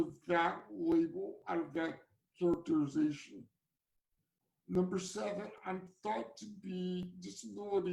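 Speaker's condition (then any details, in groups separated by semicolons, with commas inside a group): Cerebral palsy; from birth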